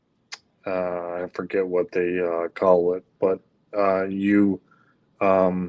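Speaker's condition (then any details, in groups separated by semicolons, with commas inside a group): ALS; speech issues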